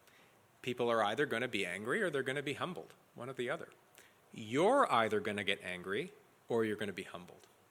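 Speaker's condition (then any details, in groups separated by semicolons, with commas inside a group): No condition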